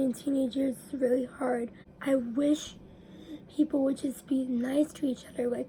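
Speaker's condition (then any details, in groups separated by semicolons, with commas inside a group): Cerebral palsy; weekly physical therapy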